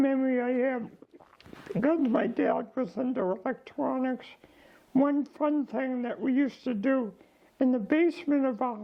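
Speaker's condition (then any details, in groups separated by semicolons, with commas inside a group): ALS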